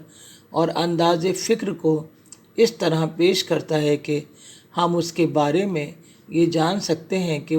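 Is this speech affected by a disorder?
No.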